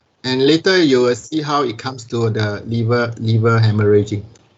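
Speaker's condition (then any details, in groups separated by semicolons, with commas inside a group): No condition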